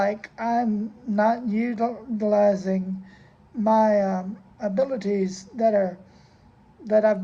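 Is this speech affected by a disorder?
Yes: cerebral palsy.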